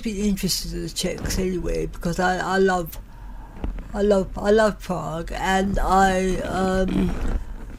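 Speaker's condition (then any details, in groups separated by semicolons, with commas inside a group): Cerebral palsy, mild; slight, from birth, born very premature, about three months early, all problems blamed on birth; general health very good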